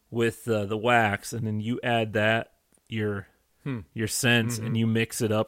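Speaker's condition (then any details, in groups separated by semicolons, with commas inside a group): No condition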